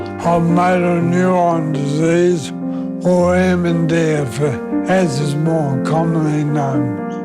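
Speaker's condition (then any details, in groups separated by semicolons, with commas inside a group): Motor neurone disease; affects voice, breathing and hands; early onset; voice fatigue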